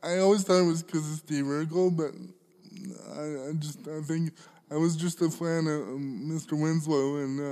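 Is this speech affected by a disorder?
Yes: cerebral palsy; smokes a lot of cannabis.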